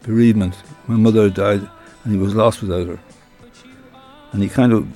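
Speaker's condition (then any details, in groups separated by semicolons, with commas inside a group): Parkinson's disease; diagnosed about 10 years ago, progressive, expected to worsen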